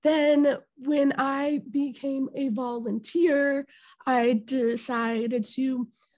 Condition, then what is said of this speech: Stuttering. Those words brought me to tears, as you can tell with my voice.